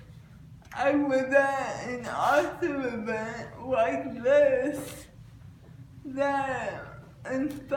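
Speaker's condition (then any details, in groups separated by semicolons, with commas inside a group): Cerebral palsy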